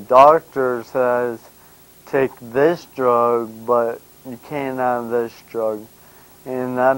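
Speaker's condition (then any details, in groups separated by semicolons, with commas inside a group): Brain injury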